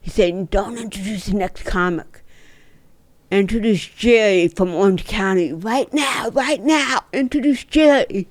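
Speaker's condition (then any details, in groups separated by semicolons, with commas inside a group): Cerebral palsy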